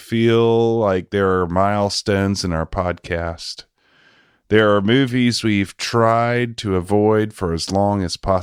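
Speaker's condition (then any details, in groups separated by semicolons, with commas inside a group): No condition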